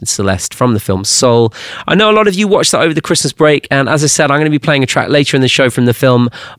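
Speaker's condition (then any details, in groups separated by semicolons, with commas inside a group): No condition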